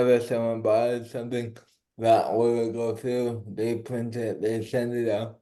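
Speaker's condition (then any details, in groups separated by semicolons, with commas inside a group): Cerebral palsy; diagnosed after cardiac arrest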